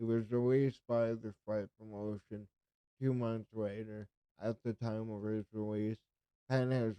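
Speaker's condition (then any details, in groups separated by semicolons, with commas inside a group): Cerebral palsy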